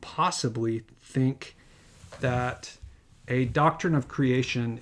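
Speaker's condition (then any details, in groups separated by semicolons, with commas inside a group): No condition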